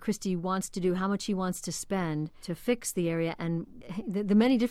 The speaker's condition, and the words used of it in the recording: None; typical speech.